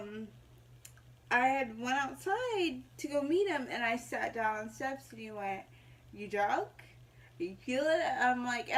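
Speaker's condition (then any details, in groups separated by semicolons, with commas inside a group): Mild cerebral palsy; mild, walks without aids, had surgery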